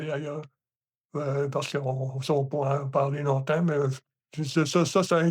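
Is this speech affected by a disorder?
Yes: hemiparalysis.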